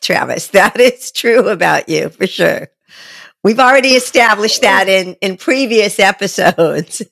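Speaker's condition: No condition

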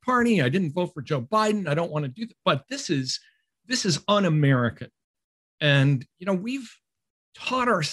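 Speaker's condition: No condition

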